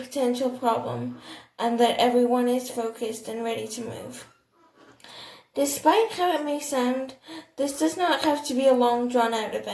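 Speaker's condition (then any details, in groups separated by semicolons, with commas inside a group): Cerebral palsy, athetoid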